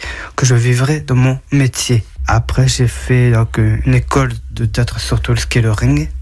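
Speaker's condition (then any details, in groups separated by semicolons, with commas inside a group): Down syndrome; from birth, diagnosed by doctor at birth; age 35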